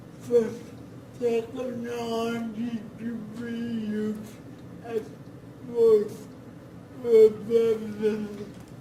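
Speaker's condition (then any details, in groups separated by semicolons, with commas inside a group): Cerebral palsy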